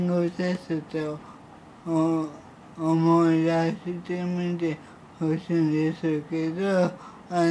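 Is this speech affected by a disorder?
Yes: cerebral palsy; severe, uses a wheelchair.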